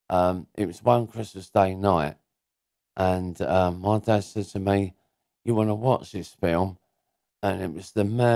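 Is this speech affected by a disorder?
Yes: cerebral palsy; diagnosed as baby.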